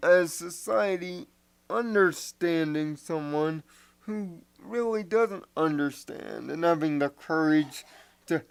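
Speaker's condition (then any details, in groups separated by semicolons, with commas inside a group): Cerebral palsy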